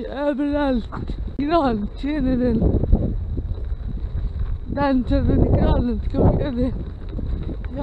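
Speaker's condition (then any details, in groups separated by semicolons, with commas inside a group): Dyskinetic cerebral palsy, severe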